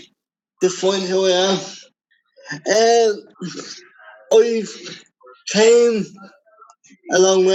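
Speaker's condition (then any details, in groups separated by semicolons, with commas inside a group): Cerebral palsy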